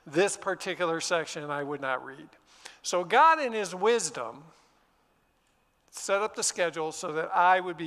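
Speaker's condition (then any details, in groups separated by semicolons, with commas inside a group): No condition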